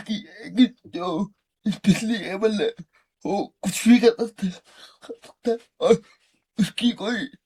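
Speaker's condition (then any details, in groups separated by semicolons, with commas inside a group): Cerebral palsy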